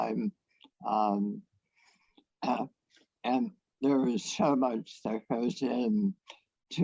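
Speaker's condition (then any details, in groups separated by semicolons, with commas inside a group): Head and neck cancer; survivor, diagnosed many years ago, dysphagia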